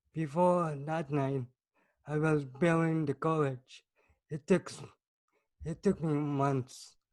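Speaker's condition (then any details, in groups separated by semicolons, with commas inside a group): Cerebral palsy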